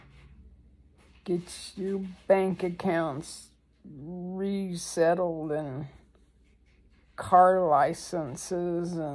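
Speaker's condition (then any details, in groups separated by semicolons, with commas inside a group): ALS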